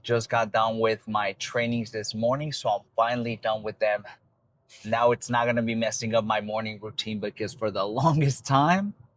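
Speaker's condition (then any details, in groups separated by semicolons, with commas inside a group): No condition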